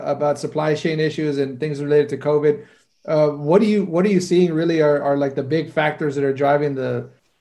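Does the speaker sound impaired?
No.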